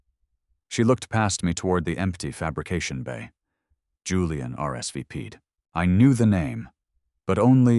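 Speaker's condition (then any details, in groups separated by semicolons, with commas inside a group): No condition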